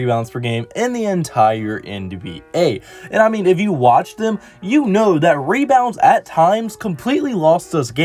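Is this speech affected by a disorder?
No.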